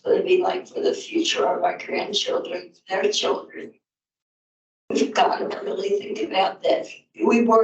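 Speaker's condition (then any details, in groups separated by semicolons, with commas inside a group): Multiple sclerosis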